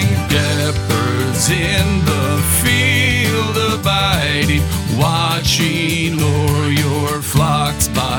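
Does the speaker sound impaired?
No.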